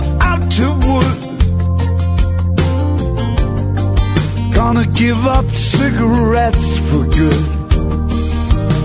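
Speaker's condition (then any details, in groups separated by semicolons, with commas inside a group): No condition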